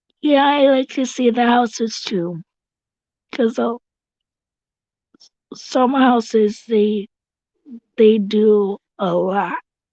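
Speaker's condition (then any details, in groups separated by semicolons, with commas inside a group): Cerebral palsy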